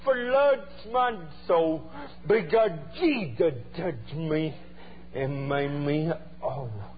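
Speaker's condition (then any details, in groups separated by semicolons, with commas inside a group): Cerebral palsy; born dead about 18 minutes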